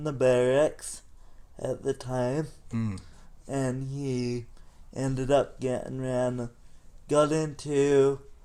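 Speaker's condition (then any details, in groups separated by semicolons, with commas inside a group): Cerebral palsy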